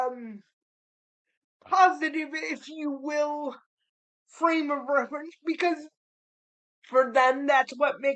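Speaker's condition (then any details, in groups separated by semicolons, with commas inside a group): Cerebral palsy; diagnosed around 6 months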